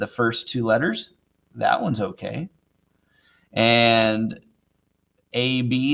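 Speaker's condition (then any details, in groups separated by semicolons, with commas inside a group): No condition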